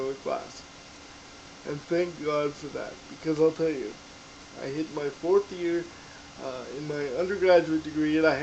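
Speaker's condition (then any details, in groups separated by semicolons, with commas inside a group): Cerebral palsy; diagnosed in infancy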